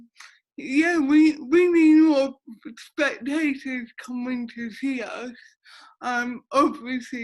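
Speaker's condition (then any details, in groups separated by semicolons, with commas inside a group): Cerebral palsy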